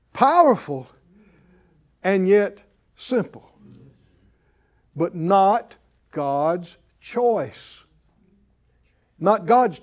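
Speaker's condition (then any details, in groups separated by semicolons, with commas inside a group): No condition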